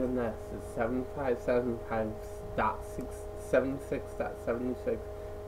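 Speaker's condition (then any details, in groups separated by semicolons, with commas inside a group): Cerebral palsy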